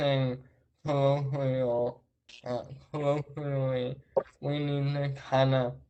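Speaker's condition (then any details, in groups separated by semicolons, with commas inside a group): Traumatic brain injury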